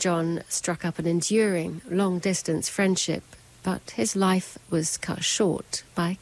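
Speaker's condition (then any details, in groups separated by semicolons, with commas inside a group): No condition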